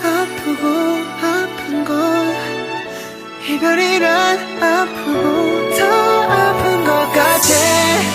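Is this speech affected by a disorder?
No.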